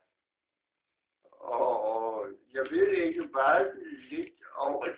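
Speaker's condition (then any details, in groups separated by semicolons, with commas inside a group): Parkinson's disease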